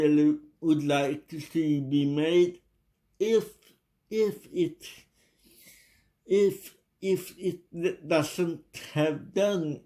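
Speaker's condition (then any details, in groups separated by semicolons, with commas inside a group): Cerebral palsy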